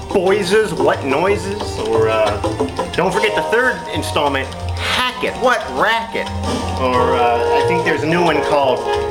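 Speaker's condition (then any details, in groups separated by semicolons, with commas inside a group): No condition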